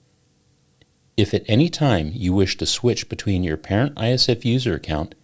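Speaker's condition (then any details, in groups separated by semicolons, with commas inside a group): No condition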